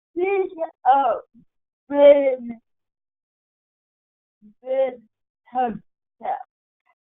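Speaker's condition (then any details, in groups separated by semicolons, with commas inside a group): Cerebral palsy; speech impediment, listeners need words repeated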